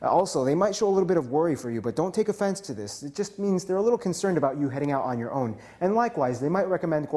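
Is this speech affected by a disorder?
No.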